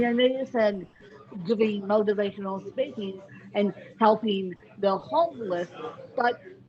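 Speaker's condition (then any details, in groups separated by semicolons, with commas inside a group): Cerebral palsy, mixed, moderate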